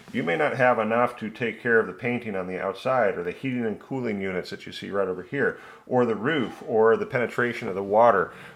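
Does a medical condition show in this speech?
No.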